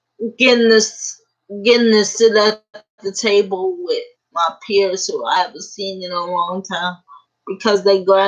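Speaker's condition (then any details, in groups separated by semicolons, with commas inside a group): Cerebral palsy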